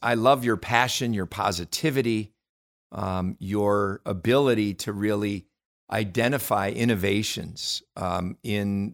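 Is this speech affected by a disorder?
No.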